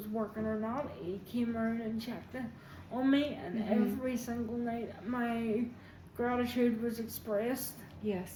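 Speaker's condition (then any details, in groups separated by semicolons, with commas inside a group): Quadriplegic cerebral palsy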